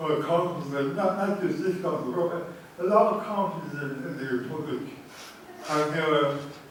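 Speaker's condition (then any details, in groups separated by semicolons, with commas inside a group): Cerebral palsy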